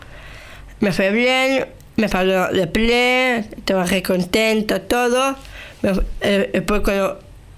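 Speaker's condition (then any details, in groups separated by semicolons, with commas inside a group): Down syndrome; age 35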